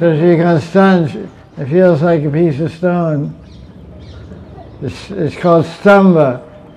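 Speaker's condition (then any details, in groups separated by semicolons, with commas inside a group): Deafness; fluent spoken lecture, reads translations aloud, relies on audience feedback for volume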